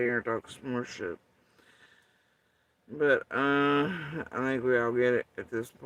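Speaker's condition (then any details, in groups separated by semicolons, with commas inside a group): Facial paralysis after surgery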